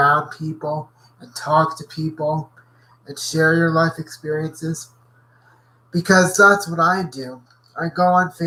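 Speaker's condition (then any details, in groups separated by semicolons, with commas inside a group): Cerebral palsy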